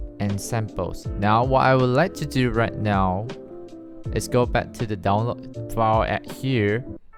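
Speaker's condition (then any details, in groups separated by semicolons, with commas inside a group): No condition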